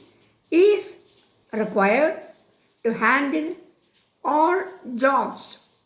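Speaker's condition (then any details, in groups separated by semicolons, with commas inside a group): No condition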